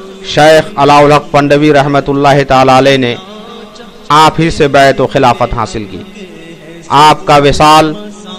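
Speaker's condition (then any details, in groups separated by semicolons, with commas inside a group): No condition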